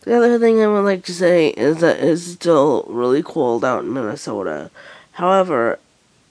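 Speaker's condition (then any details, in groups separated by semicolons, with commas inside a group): Cerebral palsy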